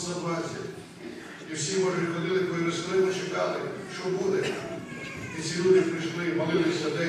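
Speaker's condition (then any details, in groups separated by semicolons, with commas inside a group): No condition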